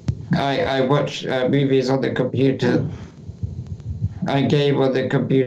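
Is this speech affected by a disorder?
Yes: Duchenne muscular dystrophy; lifelong, about 28 years, full-time wheelchair user, good finger ability with right technology and positioning; on ventilator to help breathing, uses programmable mouse and game controller.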